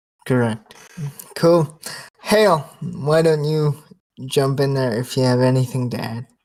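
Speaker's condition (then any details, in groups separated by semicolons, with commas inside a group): Cerebral palsy, spastic quadriplegia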